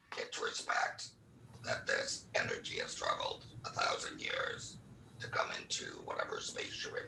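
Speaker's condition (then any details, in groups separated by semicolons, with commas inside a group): Laryngectomy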